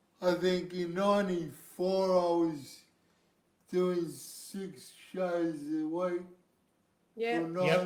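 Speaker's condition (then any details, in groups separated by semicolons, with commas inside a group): Cerebral palsy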